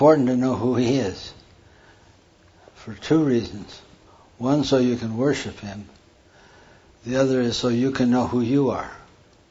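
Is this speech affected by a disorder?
Yes: Parkinson's; hand tremor during talk.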